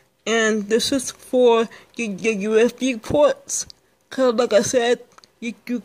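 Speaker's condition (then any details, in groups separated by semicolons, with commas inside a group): Speech impairment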